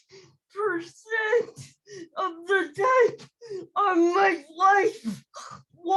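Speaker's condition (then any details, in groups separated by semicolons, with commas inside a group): Cerebral palsy; oxygen deprivation at birth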